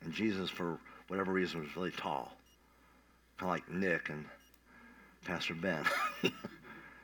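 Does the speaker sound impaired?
Yes: cleft palate; once stopped breathing.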